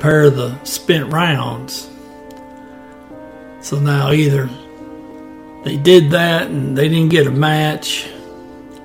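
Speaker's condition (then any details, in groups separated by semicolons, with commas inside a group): No condition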